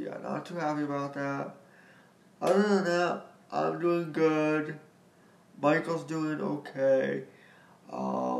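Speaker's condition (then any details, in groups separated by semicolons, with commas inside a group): Spastic quadriplegic cerebral palsy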